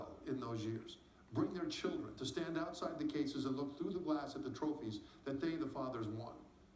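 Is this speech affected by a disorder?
No.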